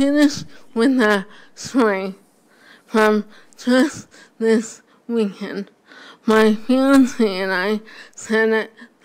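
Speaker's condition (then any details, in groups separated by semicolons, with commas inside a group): Primary lateral sclerosis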